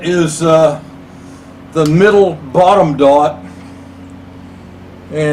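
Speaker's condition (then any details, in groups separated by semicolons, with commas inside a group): No condition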